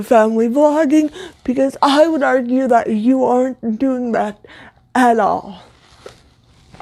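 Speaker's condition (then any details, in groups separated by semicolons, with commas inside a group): Cerebral palsy, severe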